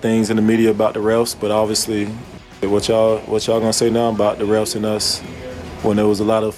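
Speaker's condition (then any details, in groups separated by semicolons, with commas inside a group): No condition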